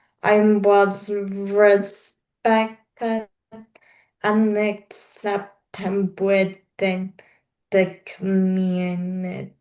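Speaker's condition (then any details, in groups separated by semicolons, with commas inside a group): Cerebral palsy; wheelchair for long distances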